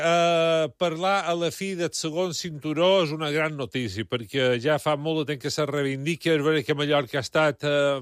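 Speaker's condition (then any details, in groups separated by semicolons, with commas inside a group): No condition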